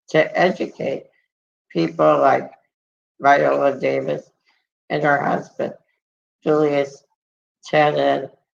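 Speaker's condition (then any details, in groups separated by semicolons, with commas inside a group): Muscular dystrophy; multiple surgeries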